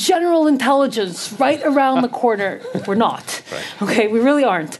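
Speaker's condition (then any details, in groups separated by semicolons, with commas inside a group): No condition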